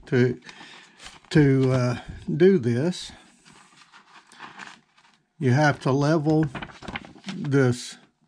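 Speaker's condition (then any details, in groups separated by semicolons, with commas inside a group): No condition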